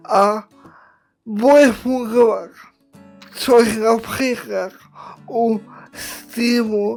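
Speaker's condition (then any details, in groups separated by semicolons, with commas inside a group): Cerebral palsy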